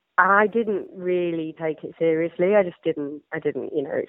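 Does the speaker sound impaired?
No.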